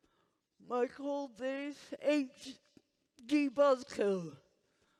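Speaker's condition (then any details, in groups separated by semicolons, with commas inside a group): Huntington's disease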